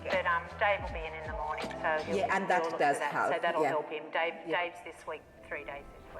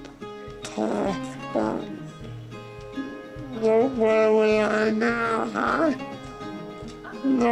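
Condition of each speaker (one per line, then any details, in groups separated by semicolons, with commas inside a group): No condition
Cerebral palsy; brain injury after resuscitation; high care needs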